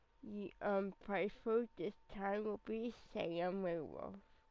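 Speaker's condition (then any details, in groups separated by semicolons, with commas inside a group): Cerebral palsy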